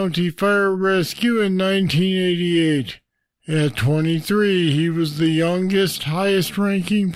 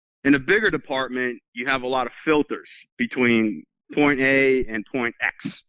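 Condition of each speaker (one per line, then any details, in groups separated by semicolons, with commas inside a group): Parkinson's disease; deep brain stimulators; voice affected, sounds accented
No condition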